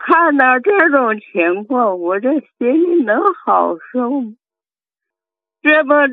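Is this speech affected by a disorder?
Yes: speech impairment after cerebral hemorrhage; aftereffects of a single cerebral hemorrhage, high blood pressure at onset, 178 untreated; age 65, lasting aftereffects of cerebral hemorrhage; not fluent, audibly unclear, noticed by host.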